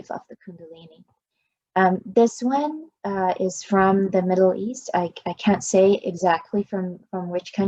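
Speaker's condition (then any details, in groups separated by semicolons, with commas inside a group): No condition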